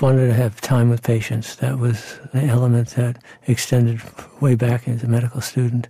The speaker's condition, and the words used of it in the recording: Parkinson's disease. I used to have a decent voice. Now it's kind of fuzzy.